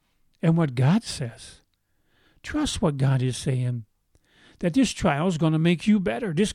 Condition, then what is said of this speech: None; typical speech.